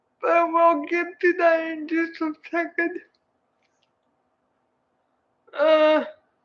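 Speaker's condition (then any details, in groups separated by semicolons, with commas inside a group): Cerebral palsy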